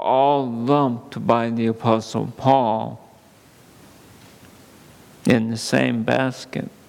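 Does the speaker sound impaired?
Yes: ALS; under neurologist care.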